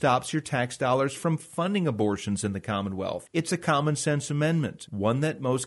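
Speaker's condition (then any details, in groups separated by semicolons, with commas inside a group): No condition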